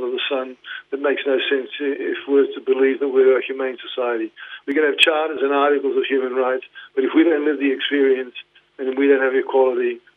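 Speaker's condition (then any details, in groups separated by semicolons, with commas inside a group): Parkinson's; diagnosed 2019, led to retirement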